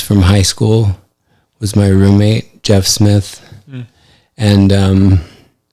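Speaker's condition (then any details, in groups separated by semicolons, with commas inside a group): ALS; affects hand function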